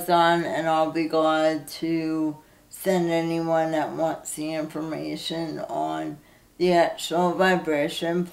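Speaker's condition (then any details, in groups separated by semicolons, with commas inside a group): Cerebral palsy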